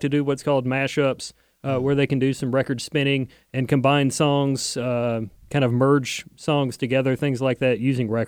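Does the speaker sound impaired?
No.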